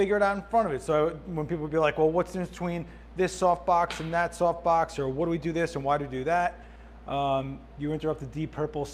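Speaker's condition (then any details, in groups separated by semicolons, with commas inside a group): No condition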